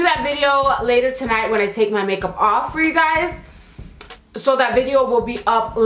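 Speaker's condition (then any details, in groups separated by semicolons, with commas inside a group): No condition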